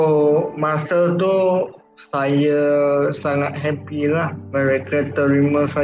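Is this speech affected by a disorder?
Yes: cerebral palsy.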